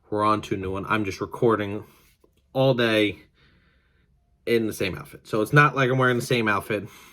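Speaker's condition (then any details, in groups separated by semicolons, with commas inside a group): No condition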